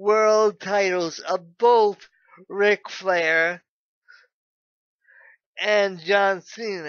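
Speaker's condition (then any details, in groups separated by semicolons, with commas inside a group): Cerebral palsy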